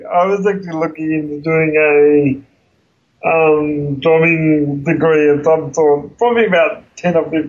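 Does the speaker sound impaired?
Yes: cerebral palsy; congenital, affects movement in arms and legs, wheelchair user.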